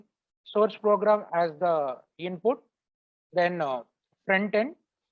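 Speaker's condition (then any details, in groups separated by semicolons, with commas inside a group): No condition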